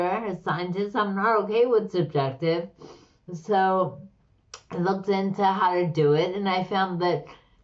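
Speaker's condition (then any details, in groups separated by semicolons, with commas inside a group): Slurred speech; chronic Lyme disease affecting brain; onset 20 to 30 years after infection, weakness; slurred speech, like stroke patient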